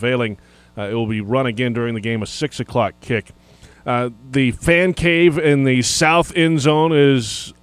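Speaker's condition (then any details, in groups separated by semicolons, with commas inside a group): No condition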